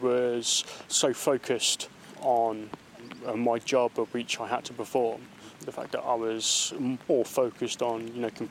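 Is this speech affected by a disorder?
Yes: stammer; stammer present throughout military career, unit fully aware of it; stammer vanished completely under incoming fire and pressure to save lives, once kept quiet to avoid embarrassment; here repeated sounds, prolonged sounds.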